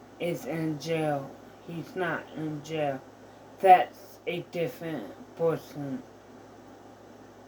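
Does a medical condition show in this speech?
Yes: mild cerebral palsy.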